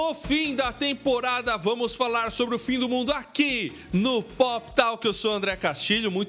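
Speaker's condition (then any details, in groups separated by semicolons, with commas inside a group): No condition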